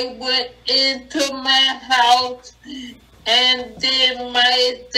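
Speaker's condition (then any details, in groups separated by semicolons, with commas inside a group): Acquired brain injury; tracheostomy for breathing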